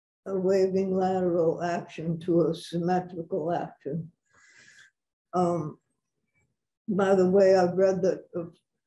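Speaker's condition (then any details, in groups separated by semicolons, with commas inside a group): Parkinson's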